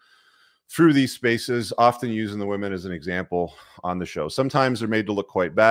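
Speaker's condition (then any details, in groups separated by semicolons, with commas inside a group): No condition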